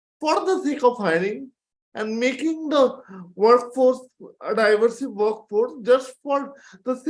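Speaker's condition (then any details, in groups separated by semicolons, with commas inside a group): Cerebral palsy; from birth, four major surgeries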